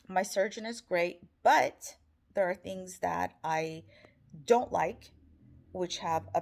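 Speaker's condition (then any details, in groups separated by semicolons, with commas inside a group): No condition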